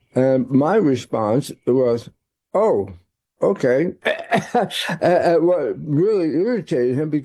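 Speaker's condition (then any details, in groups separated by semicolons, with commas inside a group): Tongue cancer; first noticed with hearing problem and ear pain, found on ENT mouth exam; slurred speech, stopped lecturing after tongue cancer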